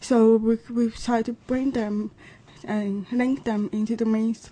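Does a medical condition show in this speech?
Yes: severe to profound hearing loss; severe to profound hearing loss since premature birth, hearing aids, hears only 10 to 20 percent without aids.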